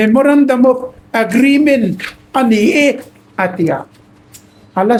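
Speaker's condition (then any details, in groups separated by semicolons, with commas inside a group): No condition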